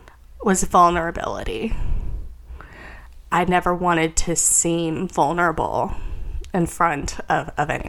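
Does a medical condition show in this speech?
No.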